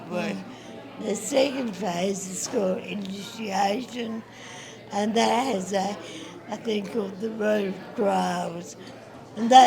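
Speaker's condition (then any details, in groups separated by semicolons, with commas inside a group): Acquired brain injury; acquired during brain stem tumour surgery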